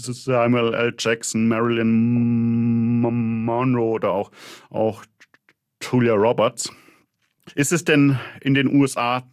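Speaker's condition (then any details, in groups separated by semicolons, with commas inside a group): Stuttering; developmental, logopedic speech therapy, constant since second grade; repeated sounds, prolonged sounds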